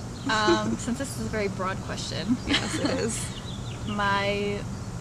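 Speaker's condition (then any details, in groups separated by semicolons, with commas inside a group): No condition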